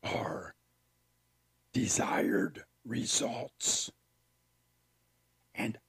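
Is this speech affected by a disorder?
Yes: partial laryngectomy; sudden painless near-whisper at onset, no speech after laryngectomy, taught to speak with tracheostomy tube.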